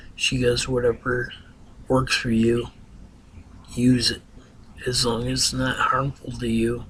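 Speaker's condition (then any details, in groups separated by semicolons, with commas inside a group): Ataxia; balance problem, long-term alcohol use, concussion from fall; sometimes hard to enunciate, volume and word pronunciation affected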